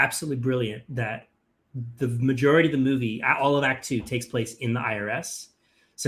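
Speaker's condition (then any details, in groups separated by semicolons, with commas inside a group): No condition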